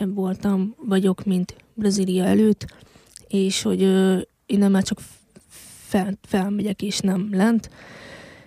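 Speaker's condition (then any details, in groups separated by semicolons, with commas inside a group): Hearing loss since birth; congenital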